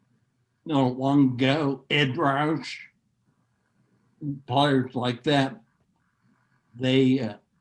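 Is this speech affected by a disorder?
Yes: neurological disease.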